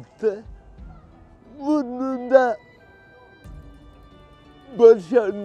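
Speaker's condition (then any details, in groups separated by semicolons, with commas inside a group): Cerebral palsy; umbilical cord entanglement at birth; sometimes needed pen and paper to communicate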